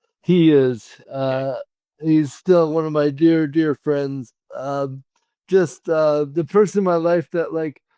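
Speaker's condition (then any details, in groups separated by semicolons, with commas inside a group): Cerebral palsy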